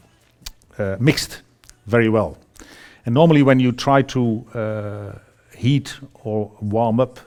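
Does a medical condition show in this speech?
No.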